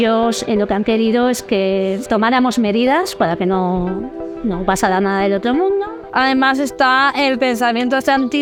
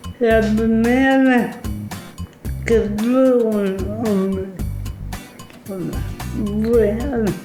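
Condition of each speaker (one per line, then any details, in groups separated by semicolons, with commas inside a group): No condition
Cerebral palsy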